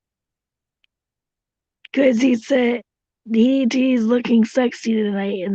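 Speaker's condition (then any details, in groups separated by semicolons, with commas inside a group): Cerebral palsy; tracheotomy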